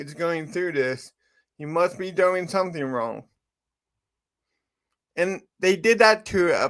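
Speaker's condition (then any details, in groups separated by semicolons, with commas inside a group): Cerebral palsy; from birth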